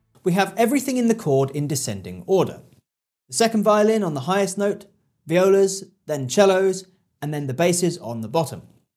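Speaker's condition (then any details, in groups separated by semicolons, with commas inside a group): No condition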